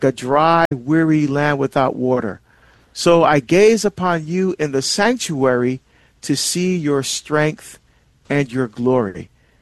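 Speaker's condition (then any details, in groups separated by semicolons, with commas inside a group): No condition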